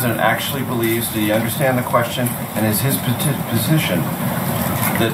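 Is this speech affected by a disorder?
No.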